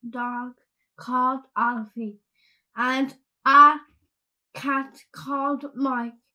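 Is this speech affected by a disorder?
Yes: Down syndrome; extra copy of chromosome 21, present from birth; age 12, attends special school, St. Augustine's.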